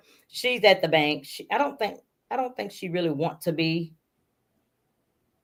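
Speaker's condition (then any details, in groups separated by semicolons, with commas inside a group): No condition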